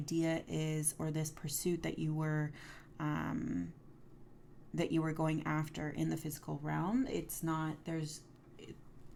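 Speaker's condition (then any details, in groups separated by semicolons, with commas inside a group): No condition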